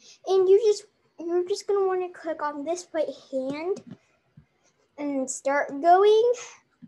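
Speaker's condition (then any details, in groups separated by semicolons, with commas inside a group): No condition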